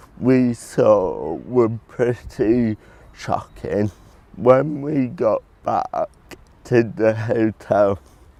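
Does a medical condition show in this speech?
Yes: cerebral palsy.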